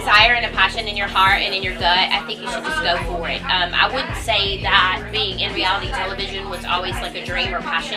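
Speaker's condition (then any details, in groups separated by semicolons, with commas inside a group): No condition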